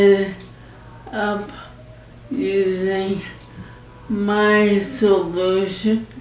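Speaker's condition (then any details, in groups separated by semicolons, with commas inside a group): ALS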